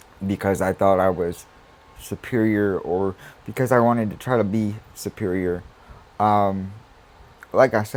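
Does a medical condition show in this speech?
Yes: cerebral palsy; spastic quadriplegic.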